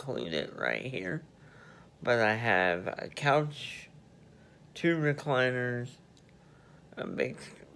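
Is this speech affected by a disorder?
Yes: spastic diplegia cerebral palsy.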